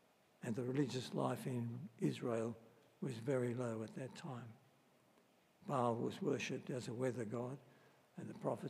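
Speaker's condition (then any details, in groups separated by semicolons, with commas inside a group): Parkinson's disease; voice may crack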